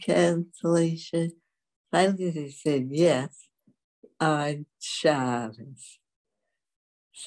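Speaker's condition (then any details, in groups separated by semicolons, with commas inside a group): Dystonia; dystonia from age 20, affects walking and speech, right leg kicked left ankle, no cure; several decades since onset, symptoms constant, speaking again after 40 years mute; speech loss began after UCLA, typed needs on typewriter, symptoms when speaking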